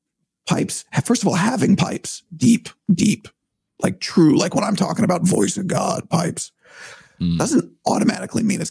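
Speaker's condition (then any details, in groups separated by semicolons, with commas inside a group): Vocal cord surgery; recovering after recent vocal cord surgery, voice temporarily compromised, not yet back to full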